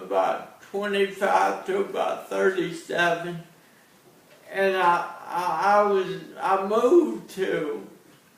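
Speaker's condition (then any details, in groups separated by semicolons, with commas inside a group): Cerebral palsy; since birth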